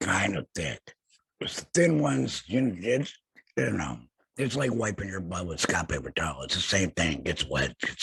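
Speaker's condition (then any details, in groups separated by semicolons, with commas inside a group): Laryngectomy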